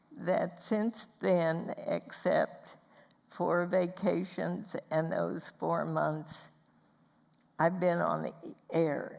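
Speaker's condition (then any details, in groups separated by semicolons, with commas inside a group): Spasmodic dysphonia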